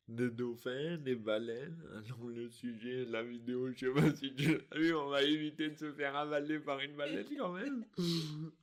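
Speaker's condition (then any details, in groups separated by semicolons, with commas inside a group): Dystonia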